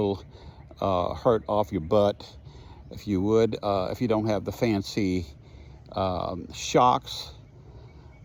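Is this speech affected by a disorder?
No.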